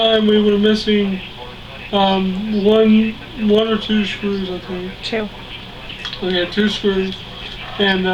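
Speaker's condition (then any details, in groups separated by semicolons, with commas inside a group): Cerebral palsy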